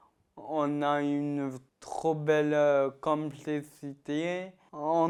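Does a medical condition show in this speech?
Yes: ataxia-telangiectasia; ataxia-telangiectasia, genetic, affects muscles; age 20, onset infancy, no walking or writing, wheelchair; trouble eating and drinking alone, drooled as infant.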